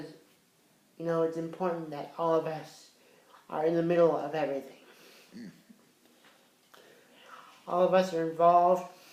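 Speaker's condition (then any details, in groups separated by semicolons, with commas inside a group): Cerebral palsy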